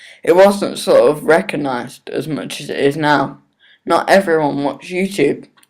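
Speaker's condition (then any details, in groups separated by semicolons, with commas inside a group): Cerebral palsy; not fully independent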